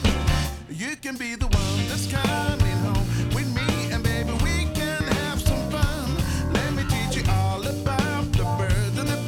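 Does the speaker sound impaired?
No.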